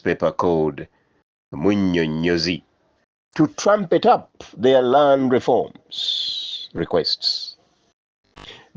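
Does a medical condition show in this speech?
No.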